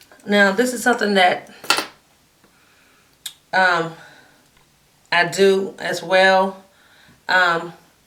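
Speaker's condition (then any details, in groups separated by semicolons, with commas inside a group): No condition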